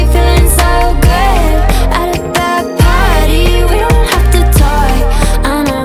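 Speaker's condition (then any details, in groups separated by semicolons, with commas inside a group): No condition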